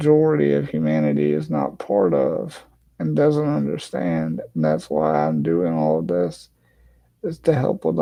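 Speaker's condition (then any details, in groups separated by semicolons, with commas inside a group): Cerebral palsy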